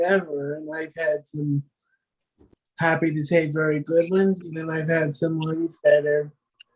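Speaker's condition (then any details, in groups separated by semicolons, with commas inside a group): Cerebral palsy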